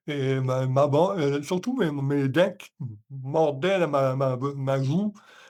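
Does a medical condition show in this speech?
Yes: hemiparalysis.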